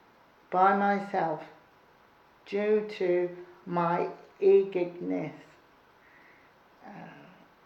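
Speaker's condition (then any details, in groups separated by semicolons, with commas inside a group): Cerebral palsy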